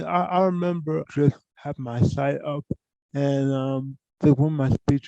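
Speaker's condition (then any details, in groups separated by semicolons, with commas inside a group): Cerebral palsy; from birth, poor hand use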